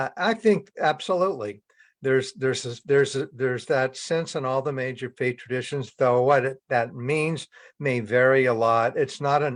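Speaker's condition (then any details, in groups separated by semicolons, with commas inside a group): No condition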